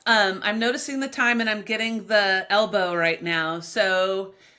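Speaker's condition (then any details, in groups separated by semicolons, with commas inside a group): No condition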